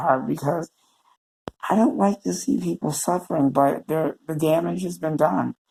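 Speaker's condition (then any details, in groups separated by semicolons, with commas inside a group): Cerebral palsy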